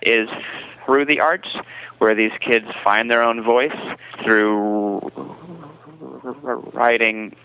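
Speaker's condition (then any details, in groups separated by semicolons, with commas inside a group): Stuttering; prolonged sounds, blocks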